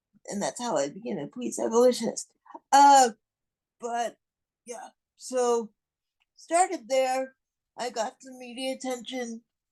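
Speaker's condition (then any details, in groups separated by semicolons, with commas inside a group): Cerebral palsy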